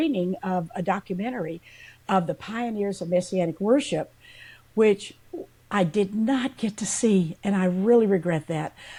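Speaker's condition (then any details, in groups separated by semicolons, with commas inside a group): No condition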